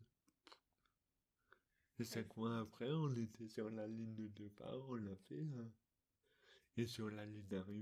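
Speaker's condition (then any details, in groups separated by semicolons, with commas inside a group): Dystonia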